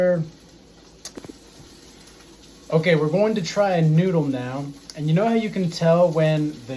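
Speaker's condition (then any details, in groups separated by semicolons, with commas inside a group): No condition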